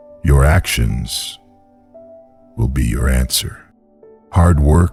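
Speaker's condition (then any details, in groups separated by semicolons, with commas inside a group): No condition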